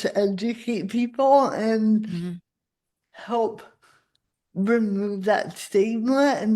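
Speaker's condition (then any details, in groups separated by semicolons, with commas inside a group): Cerebral palsy; spasticity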